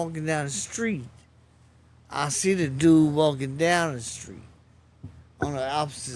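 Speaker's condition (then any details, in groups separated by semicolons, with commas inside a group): Traumatic brain injury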